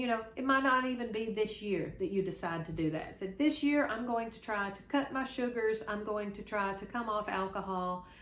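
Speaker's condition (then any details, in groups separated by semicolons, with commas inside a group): No condition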